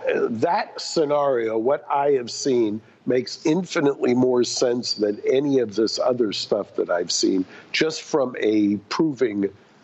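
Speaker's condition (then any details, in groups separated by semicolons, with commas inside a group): No condition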